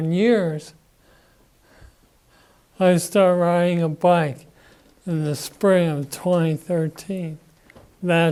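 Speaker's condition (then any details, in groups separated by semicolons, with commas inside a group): Parkinson's disease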